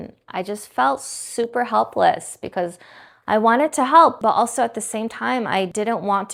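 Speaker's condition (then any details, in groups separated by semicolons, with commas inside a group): No condition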